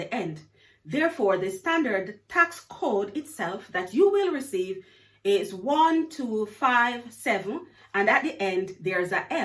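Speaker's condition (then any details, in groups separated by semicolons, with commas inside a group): No condition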